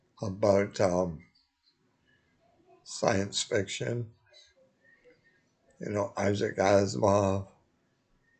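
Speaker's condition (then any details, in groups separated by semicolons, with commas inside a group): Multiple sclerosis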